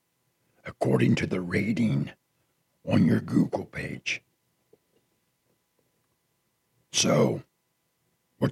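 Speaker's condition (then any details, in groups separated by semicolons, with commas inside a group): Partial laryngectomy after throat cancer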